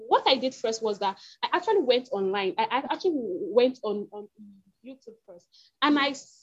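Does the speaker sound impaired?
Yes: stutter; developmental stutter since age two, all six siblings stutter, great-grand-uncle stuttered severely, parents fluent; breaks when speaking, stammers in all settings, school, friends, church; here repeated sounds, prolonged sounds.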